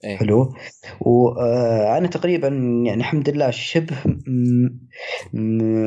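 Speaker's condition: Stuttering; onset age 10, previously largely controlled, gave presentations, spoke at Toastmasters, perfectionism possibly a contributing cause; difficulty communicating with people; prolonged sounds

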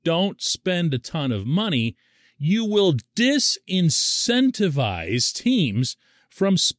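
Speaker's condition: No condition

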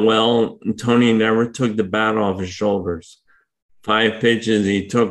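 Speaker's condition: ALS; difficulty speaking for long periods

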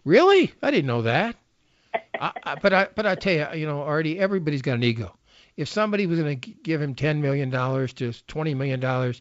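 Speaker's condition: No condition

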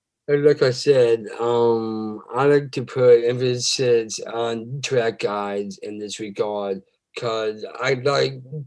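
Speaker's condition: Down syndrome

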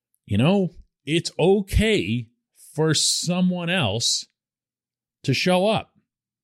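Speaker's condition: No condition

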